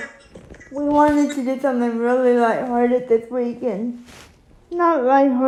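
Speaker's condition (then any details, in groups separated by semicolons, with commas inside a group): Cerebral palsy; uses wheelchair; can speak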